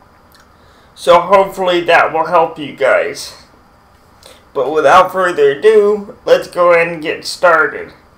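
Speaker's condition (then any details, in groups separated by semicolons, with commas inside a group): Cerebral palsy, mild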